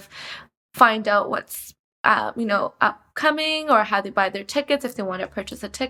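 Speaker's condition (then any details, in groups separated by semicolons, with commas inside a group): No condition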